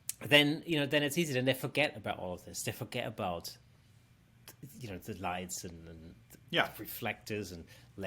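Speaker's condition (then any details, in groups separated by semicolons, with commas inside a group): No condition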